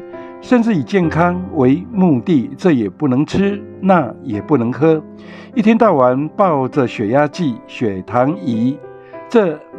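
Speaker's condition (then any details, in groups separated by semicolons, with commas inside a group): No condition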